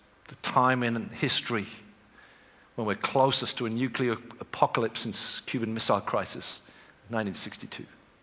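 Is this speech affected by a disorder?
No.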